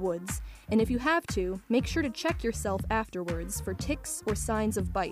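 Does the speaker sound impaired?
No.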